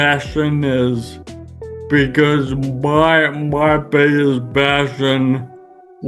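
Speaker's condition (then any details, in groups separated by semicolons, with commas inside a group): Friedreich's ataxia; spasticity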